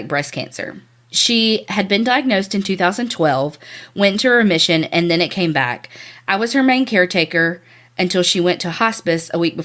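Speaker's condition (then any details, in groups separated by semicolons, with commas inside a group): No condition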